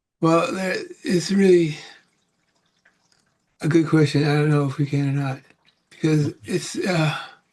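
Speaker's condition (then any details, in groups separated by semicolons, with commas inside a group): Parkinson's; about 18 years since onset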